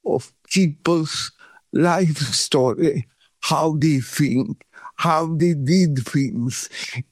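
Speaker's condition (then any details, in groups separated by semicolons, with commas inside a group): Cerebral palsy; cramp and pain free in Thailand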